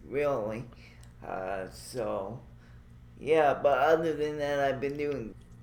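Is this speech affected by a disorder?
Yes: cerebral palsy.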